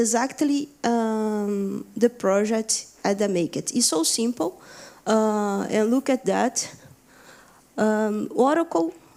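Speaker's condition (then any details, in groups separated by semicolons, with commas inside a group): No condition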